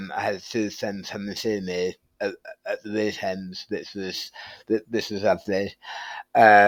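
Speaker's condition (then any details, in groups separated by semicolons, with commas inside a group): Tongue cancer surgery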